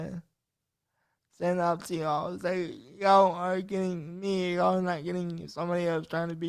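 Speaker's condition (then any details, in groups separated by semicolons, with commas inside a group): Cerebral palsy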